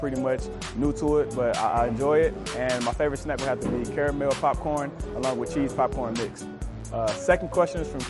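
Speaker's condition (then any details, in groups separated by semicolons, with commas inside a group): No condition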